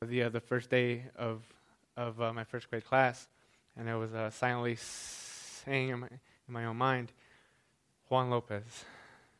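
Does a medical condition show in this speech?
Yes: stuttering; severe lifelong stutter for past 25 years, since early childhood; still stutters; unpredictable difficulty saying simplest sounds, slow speech, slower tongue; here repeated sounds, repeated words.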